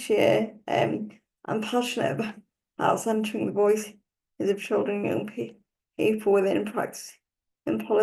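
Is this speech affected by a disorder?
Yes: cerebral palsy.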